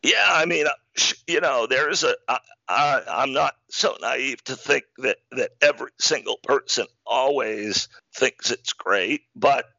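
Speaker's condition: Spasmodic dysphonia; partial loss of voice

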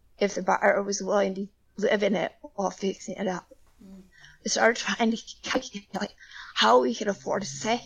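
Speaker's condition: Spasmodic dysphonia; diagnosed in college

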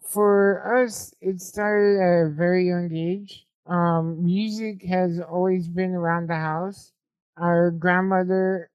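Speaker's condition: Spinal muscular atrophy type 2

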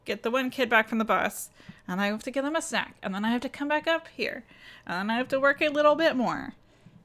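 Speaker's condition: No condition

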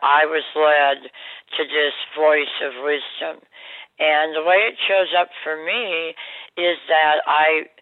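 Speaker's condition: Oral cancer surgery, jaw removal

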